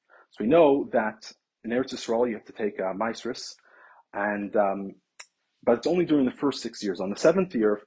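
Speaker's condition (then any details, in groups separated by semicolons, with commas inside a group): No condition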